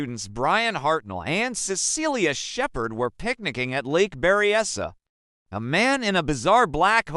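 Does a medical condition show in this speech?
No.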